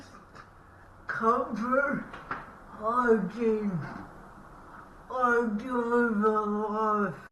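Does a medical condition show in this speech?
Yes: cerebral palsy.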